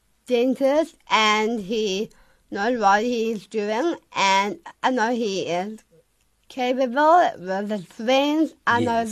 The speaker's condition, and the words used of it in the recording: Down syndrome. She speaks a lot slower.